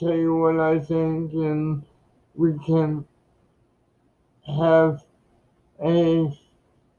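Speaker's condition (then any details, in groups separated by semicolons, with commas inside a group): Cerebral palsy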